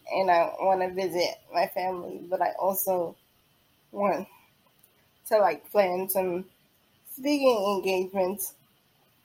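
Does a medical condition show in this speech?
Yes: cerebral palsy; diagnosed at 9 months after delayed development, attended early intervention therapy; age 28, needs help with most daily living activities.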